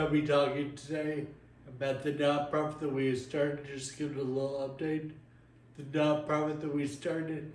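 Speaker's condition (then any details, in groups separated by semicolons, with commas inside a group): Friedreich's ataxia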